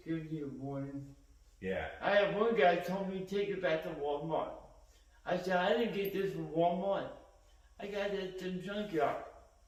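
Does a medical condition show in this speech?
Yes: cerebral palsy; cerebral palsy, congenital, diagnosed around age six; visible tremors, medication reduced shaking.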